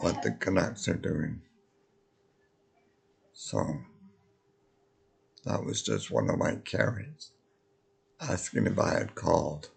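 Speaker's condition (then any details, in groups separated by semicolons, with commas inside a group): Multiple sclerosis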